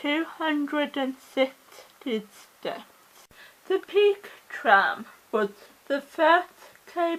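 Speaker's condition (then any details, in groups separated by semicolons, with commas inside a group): Cerebral palsy; oxygen starvation at birth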